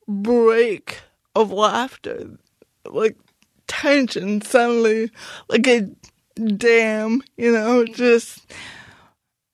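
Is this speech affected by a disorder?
Yes: cerebral palsy; lifelong very mild cerebral palsy, affects mouth and hands, slight balance problems, mild outward physical disability; speech noticeably affected.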